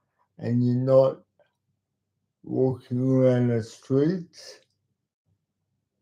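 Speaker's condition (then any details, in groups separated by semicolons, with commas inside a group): Cerebral palsy; talks slowly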